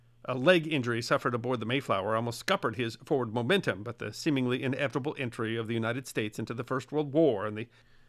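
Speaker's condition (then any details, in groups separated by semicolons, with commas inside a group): No condition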